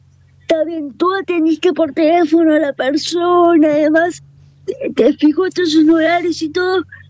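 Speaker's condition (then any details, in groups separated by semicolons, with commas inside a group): Cerebral palsy, quadriparesis; wheelchair user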